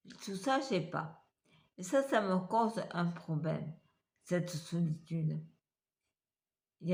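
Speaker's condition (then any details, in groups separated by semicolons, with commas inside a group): Multiple sclerosis; speaking is effortful exercise, speech possibly improving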